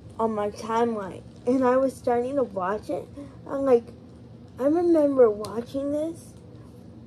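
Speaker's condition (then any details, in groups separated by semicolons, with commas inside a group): Cerebral palsy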